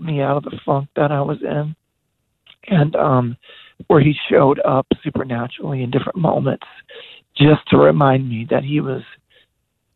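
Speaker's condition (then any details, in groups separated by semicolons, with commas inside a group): Voice disorder; 1995 voice dropped out, couldn't sing or talk, later lost range, control and power, raspy, broken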